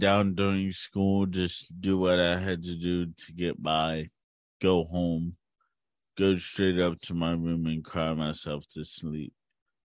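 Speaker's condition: Cerebral palsy; since birth

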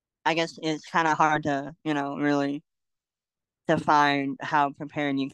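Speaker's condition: Cleft lip and palate; congenital

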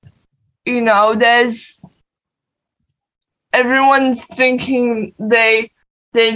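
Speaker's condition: Cerebral palsy; non-progressive

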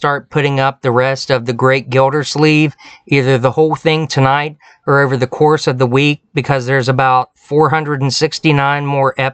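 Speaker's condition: No condition

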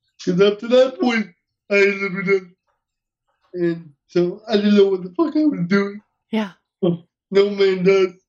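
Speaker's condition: Cerebral palsy; hearing intact

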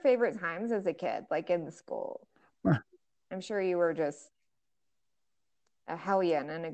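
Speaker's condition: No condition

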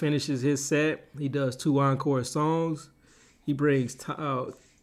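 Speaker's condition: No condition

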